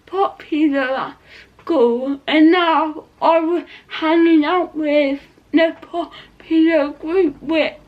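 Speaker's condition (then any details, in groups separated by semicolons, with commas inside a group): Cerebral palsy; not quadriplegic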